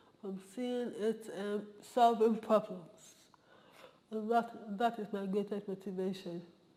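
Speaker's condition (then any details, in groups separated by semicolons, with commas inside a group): Cerebral palsy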